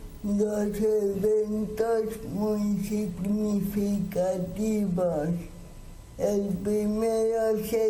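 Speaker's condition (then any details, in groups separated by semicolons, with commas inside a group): Cerebral palsy; speaks with difficulty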